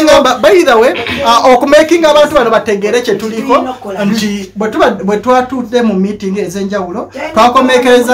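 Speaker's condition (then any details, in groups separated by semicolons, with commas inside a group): No condition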